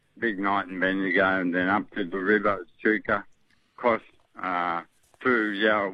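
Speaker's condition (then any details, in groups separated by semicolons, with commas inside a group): Motor neurone disease; diagnosed motor neurone disease; no available treatment or cure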